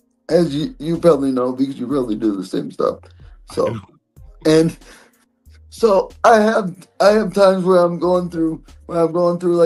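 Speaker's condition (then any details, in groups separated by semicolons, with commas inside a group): Cerebral palsy; present from birth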